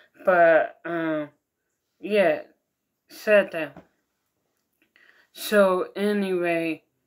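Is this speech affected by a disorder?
Yes: mild cerebral palsy.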